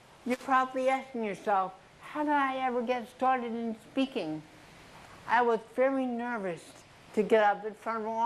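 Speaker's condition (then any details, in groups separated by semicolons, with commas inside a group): Cerebral palsy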